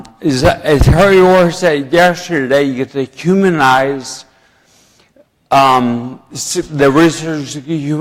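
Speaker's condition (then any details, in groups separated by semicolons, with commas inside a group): Ataxia; slurring and poor speech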